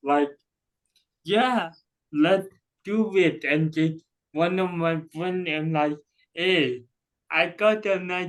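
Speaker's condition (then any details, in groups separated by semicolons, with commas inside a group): Cerebral palsy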